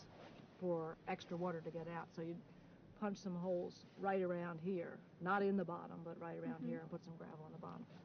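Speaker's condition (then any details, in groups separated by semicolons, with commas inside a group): No condition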